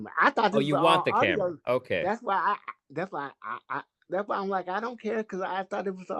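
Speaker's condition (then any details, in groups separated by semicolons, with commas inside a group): Cerebral palsy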